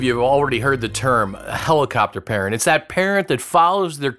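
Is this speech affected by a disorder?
No.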